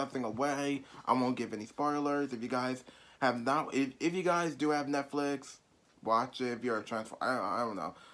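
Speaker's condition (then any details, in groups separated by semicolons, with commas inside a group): No condition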